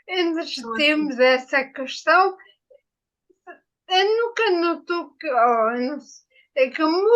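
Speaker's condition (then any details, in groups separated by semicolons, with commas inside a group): Ataxia after brain injury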